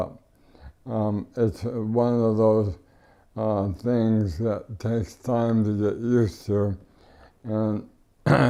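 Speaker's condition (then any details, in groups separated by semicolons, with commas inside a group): ALS; power wheelchair, no tracheostomy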